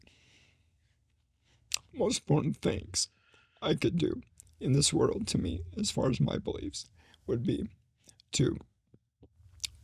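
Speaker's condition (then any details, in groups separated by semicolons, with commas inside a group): ALS; needs voice rest during conversation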